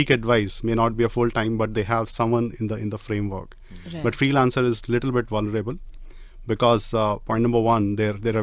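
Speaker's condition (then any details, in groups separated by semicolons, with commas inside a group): No condition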